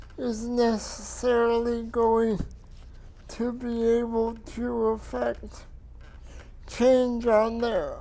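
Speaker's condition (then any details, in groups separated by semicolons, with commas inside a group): Cerebral palsy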